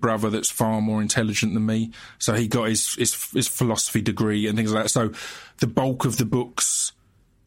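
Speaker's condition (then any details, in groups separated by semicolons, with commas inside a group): Stutter; stutter since age four, caused by near-drowning, hypnosis with breathing techniques; taps words out on thigh, tapping taught by band bassist, breathing techniques for calm; stutters on certain words e.g. Dylan Moran, swaps feared words, no stutter when rapping; repeated sounds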